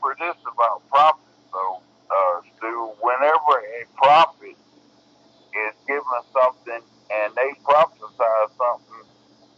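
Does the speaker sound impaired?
Yes: cerebral palsy; bedbound.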